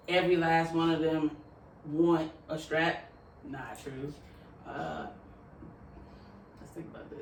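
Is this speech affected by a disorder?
No.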